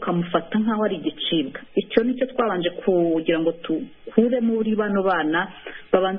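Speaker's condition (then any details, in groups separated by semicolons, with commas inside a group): No condition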